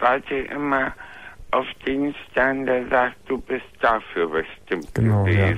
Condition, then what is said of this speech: Oral cancer. Und das, was ich nicht verstanden habe, haben wir halt so ein bisschen dann hinter erfragt und es ist rübergekommen